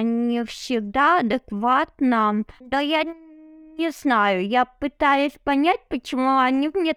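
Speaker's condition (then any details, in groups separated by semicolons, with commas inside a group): Cerebral palsy; no wheelchair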